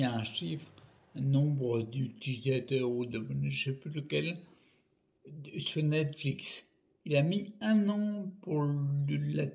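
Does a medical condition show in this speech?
Yes: primary progressive multiple sclerosis.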